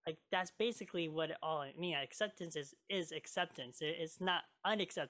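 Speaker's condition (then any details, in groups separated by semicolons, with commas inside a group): Cleft lip and palate; major closure surgery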